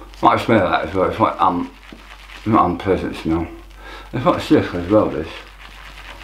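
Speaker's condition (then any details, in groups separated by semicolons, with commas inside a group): Tongue cancer; half tongue removed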